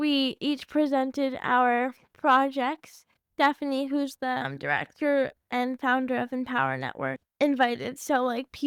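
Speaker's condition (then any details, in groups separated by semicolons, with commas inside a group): Cerebral palsy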